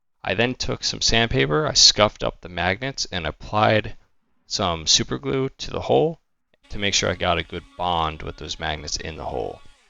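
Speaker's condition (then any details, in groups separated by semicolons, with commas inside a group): No condition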